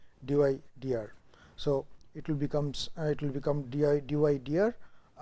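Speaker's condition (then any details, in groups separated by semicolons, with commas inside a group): No condition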